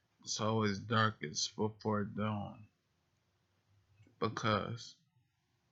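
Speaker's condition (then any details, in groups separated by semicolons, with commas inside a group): Multiple sclerosis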